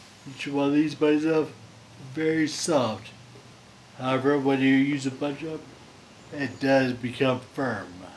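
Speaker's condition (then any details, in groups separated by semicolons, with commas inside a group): Friedreich's ataxia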